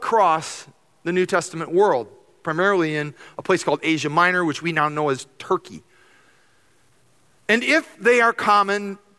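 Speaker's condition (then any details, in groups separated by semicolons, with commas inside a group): No condition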